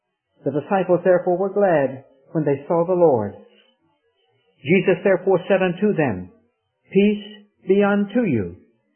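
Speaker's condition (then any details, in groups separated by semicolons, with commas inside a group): No condition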